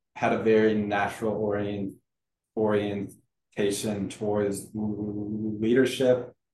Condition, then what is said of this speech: Stuttering. And so when I'm feeling good, I also tend to be speaking well.